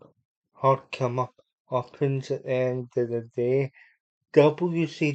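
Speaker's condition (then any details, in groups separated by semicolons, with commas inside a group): Cerebral palsy; unable to walk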